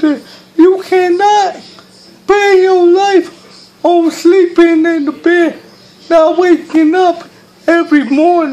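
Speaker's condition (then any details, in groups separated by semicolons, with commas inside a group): Cerebral palsy; speech hard to understand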